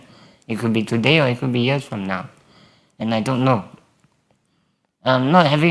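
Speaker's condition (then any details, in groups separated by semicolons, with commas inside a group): Spinal muscular atrophy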